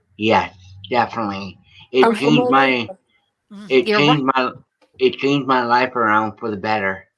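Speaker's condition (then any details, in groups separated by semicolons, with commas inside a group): Cerebral palsy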